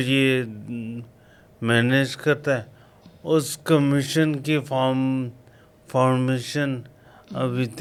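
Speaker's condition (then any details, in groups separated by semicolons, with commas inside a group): Coma after road accident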